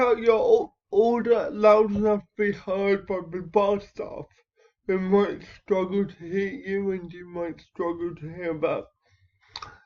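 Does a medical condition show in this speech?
Yes: cerebral palsy.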